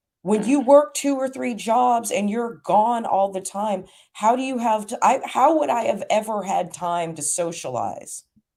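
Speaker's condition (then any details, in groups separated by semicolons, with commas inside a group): No condition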